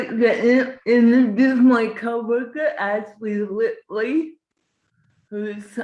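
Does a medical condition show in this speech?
Yes: cerebral palsy.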